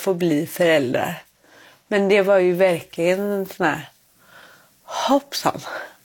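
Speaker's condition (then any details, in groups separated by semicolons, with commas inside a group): Cerebral palsy; born without heartbeat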